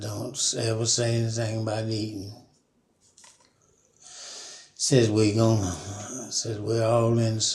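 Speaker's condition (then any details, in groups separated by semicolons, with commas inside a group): Parkinson's; about 5 years since onset, fallen 19 times in yard, no broken bones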